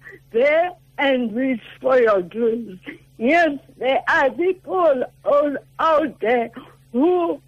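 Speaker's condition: Cerebral palsy; affects speech

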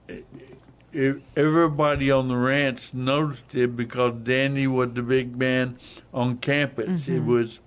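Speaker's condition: Hemorrhagic stroke, hemorrhagic, basal ganglia; about 8 months since stroke, recovering, wrestling way back

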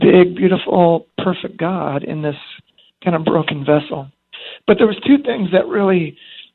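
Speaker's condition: Spasmodic dysphonia; muscle spasms break voice apart when speaking loudly or projecting, lost voice control

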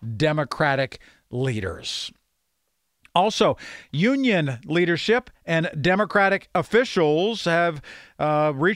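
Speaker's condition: No condition

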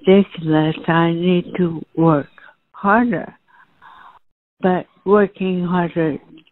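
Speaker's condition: ALS; genetic, initially thought sporadic, first signs voice and breathing while singing, ENT scope and brain, throat MRI clean; breathing changed while singing, could not sing, lost voice for teaching

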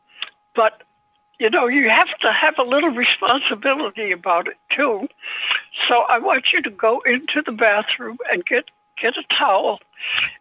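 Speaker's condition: Parkinson's disease; age 90

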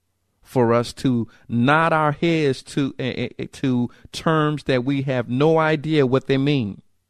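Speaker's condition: No condition

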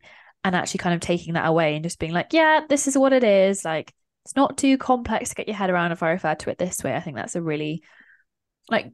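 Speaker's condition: No condition

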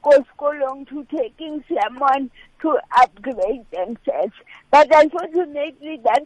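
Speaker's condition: Cerebral palsy; mobile enough to climb Kilimanjaro after about three to six months of training

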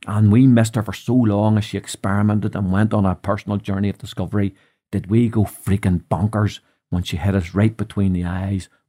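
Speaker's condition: No condition

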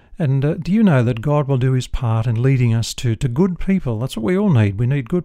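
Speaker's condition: No condition

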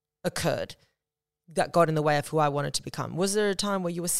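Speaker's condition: No condition

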